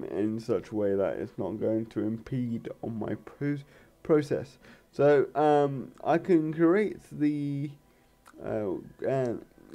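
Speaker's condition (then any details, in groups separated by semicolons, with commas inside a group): Cerebral palsy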